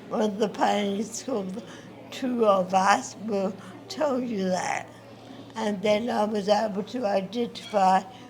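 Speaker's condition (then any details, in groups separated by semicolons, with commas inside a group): Acquired brain injury; acquired during brain stem tumour surgery; after surgery to remove brain stem tumour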